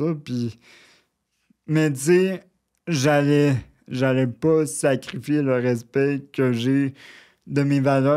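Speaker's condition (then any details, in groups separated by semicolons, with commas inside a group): Cerebral palsy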